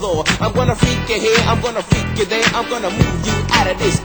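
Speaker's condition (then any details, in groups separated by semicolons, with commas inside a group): No condition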